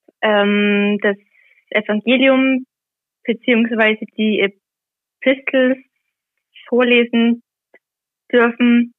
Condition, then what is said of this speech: Stuttering. Und da habe ich gewusst, dass das Stottern da schon zum Vorschein kommt, egal ob ich will oder nicht.